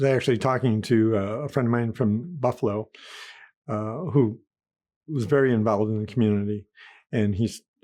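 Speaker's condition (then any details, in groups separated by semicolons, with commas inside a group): No condition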